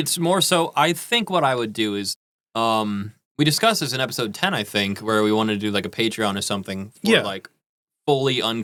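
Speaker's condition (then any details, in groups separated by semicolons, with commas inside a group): No condition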